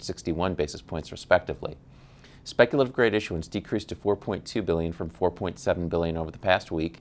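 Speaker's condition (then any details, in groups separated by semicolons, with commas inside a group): No condition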